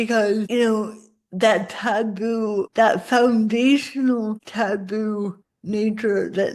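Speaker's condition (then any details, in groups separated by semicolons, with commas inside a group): Cerebral palsy; spasticity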